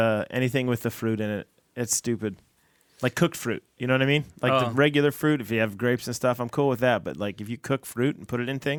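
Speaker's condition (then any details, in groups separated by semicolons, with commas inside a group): No condition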